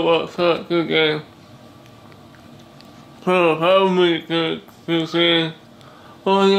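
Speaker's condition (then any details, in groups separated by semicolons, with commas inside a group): Cerebral palsy; body affected; speech disability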